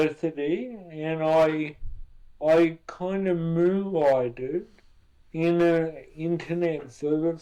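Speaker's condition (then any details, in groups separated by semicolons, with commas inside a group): Cerebral palsy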